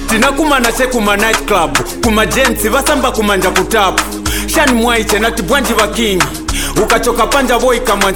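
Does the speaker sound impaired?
No.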